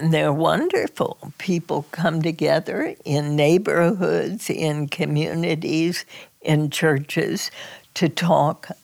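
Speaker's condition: Spasmodic dysphonia; basal ganglia signal fault

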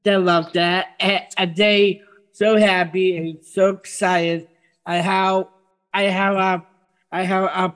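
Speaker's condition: Down syndrome

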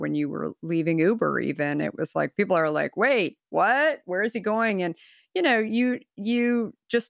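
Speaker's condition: No condition

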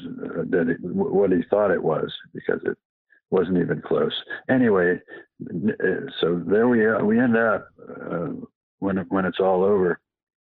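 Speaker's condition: Parkinson's disease

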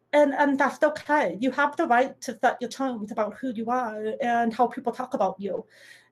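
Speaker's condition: Deafness, little d deaf, some residual hearing

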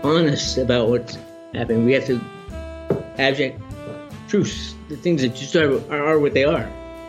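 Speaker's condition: Parkinson's disease; on Parkinson's medication, problems walking, broken arm

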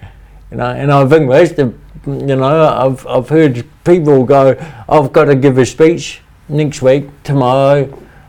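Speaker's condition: Cerebral palsy; speech impediment, talks funny

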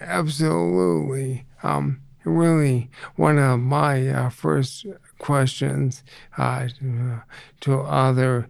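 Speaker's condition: ALS; reduced ability to get around

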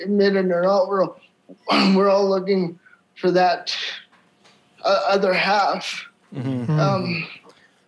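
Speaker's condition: Cerebral palsy; from birth, wheelchair user

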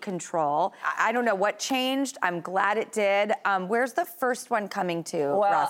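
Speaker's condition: No condition

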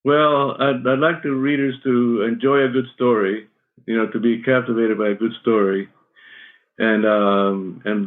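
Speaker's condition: Parkinson's; shaky voice, may stumble on words

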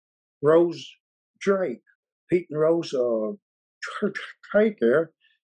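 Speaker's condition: Stutter; stutter since early childhood, severe in first grade, nearly placed in special school; ongoing stutter, frequent fillers, word and phrase repetitions; fluent when singing, sang without stuttering from about age twelve or thirteen; repeated sounds

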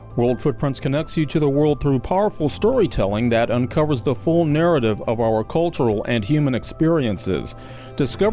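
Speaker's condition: No condition

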